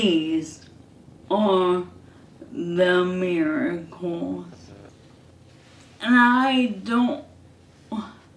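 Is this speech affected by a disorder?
Yes: ALS; hand onset.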